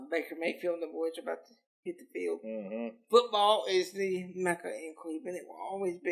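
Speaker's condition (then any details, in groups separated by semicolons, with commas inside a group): Cerebral palsy; lifelong physical disability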